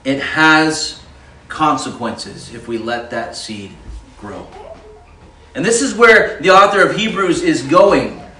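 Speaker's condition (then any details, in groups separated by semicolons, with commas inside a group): No condition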